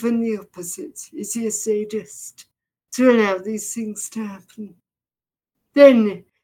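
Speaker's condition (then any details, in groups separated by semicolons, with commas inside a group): Deafness, severe; also visually impaired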